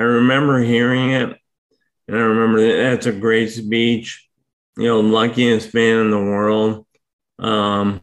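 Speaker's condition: ALS; uses power wheelchair for mobility

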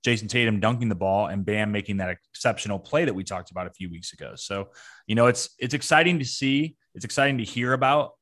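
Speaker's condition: No condition

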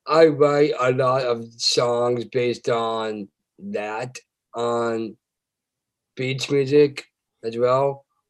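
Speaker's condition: Down syndrome

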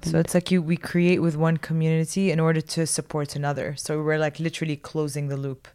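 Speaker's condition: No condition

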